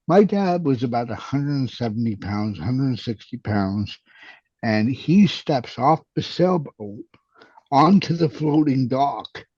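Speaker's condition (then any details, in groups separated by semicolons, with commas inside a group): Cerebral palsy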